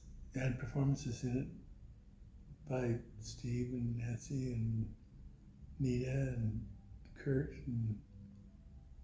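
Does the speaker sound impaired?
Yes: Parkinson's; voice weakened by Parkinson's, knee replaced after hardly walking, earlier taught from chair; voice went with Parkinson's, can still whisper, formerly whisper carried and was heard.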